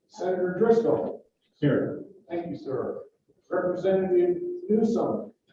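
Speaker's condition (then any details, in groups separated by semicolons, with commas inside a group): No condition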